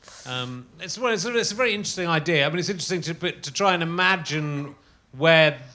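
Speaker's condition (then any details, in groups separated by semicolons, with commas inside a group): No condition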